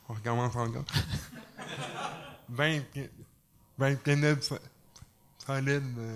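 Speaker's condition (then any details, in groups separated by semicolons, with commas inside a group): Cerebral palsy with stuttering; stutters during recording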